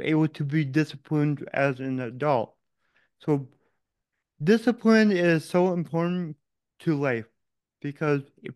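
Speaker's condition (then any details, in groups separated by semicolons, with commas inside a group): Cerebral palsy; born without heartbeat or breathing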